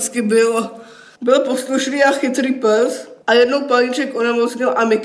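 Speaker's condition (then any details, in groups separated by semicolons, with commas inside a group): Down syndrome; congenital, since birth; 20 years old, very sensitive to sound, occasionally uses noise-blocking headphones; pronounces very well, communicates and forms sentences well, talked from around age one, attended speech therapy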